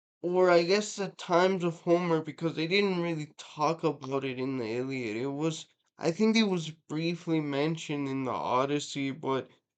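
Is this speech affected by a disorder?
Yes: cerebral palsy, mixed, mild.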